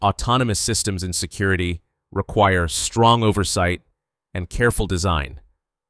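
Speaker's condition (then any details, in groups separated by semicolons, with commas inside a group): No condition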